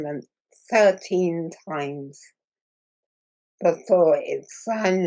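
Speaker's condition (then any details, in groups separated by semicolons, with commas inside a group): Muscular dystrophy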